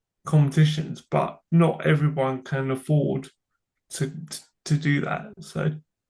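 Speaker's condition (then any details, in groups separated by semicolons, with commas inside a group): Cerebral palsy; from birth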